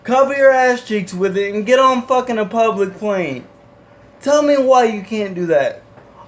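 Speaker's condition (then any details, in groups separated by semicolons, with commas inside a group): Cerebral palsy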